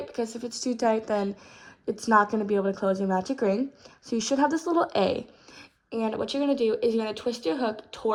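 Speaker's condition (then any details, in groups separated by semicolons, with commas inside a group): No condition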